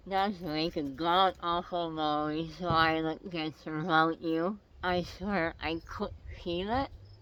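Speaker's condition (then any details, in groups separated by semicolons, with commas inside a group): Oral cancer; tracheostomy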